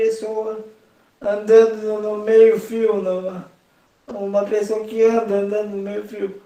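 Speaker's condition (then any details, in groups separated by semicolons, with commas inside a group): Quadriplegic cerebral palsy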